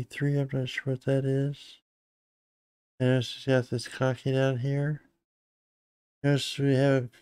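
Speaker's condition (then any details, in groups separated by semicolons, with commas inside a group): Parkinson's disease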